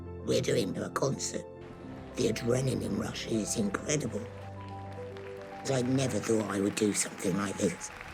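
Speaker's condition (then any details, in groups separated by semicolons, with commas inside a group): Laryngeal cancer, voice box removed; voice worsened before diagnosis, learning new voice and breathing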